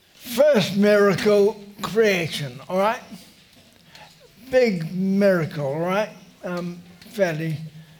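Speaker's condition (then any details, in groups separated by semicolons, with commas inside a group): Motor neurone disease; motor neurone disease diagnosed at age 50, uses wheelchair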